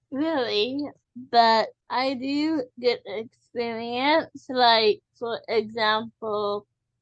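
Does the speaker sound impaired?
Yes: Down syndrome; developmental, chromosomal, adult, co-researcher on Boston University team; reads prepared written comment aloud.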